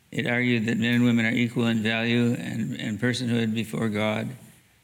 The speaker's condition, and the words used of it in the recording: Parkinson's disease. Writing and speaking is your livelihood, and both are affected by this.